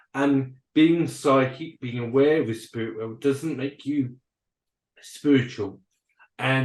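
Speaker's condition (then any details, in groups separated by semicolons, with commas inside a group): Cerebral palsy and dyspraxia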